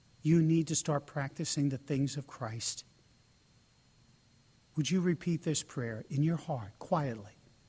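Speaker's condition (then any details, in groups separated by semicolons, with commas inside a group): No condition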